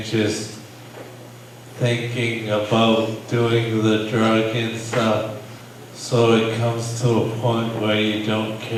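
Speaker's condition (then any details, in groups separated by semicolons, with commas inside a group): Brain injury; heroin overdose, impaired hand use; occupational, physical and speech therapy; breath runs short during sentences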